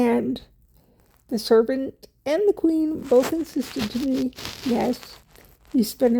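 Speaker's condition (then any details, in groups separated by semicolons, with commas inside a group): Cerebral palsy; wheelchair user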